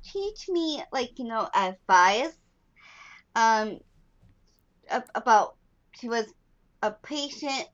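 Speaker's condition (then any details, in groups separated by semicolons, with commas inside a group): Down syndrome; walked later than other children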